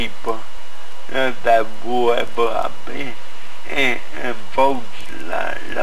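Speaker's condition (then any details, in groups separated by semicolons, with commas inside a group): Cerebral palsy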